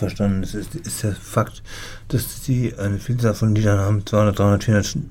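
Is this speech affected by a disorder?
Yes: Parkinson's disease; says speech, cognition and memory not affected by Parkinson.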